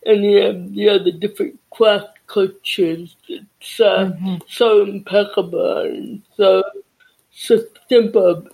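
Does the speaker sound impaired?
Yes: cerebral palsy and deafness.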